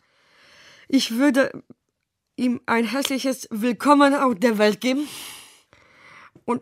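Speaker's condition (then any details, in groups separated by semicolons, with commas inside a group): Down syndrome; wears pacemaker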